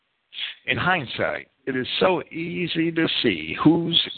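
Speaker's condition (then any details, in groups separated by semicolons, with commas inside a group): No condition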